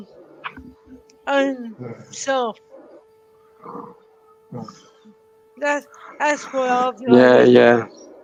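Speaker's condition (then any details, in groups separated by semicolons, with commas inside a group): Cerebral palsy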